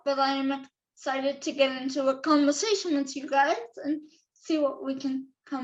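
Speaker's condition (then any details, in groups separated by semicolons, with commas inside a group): Cerebral palsy; audible breath support sounds, may resemble crying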